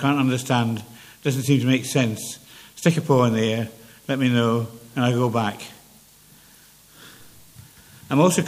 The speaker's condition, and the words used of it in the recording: Parkinson's disease. I've learned to manage my speech more carefully.